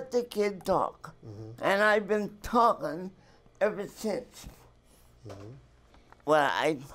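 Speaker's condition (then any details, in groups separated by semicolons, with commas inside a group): Cerebral palsy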